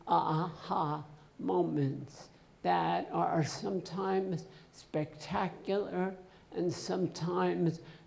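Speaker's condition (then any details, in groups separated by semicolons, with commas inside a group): Essential tremor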